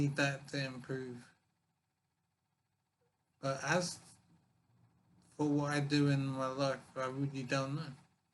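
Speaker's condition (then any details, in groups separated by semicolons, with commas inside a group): Brain injury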